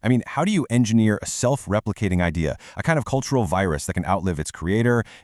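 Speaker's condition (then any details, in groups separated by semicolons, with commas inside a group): No condition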